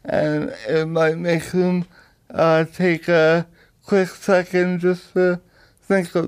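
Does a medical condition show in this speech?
Yes: cerebral palsy; power wheelchair user.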